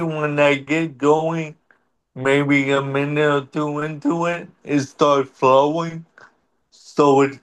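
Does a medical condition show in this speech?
Yes: cerebral palsy; wheelchair over the years.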